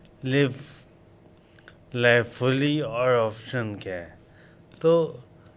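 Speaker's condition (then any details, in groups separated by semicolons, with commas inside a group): Coma after road accident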